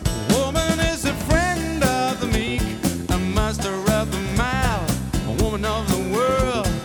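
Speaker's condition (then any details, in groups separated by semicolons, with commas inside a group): No condition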